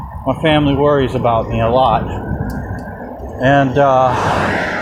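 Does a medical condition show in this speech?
No.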